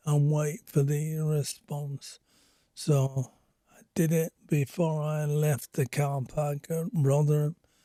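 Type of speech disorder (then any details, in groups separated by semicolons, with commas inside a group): Apraxia of speech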